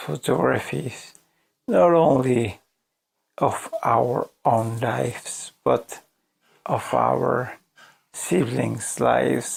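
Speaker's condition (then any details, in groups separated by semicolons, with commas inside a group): ALS; vocal cords affected, limited energy to speak or move; voice severely damaged, hard to understand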